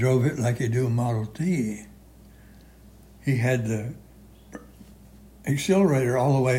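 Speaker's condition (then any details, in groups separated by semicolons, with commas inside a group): Parkinson's, severe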